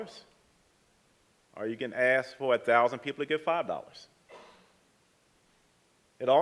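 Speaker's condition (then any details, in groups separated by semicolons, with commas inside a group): No condition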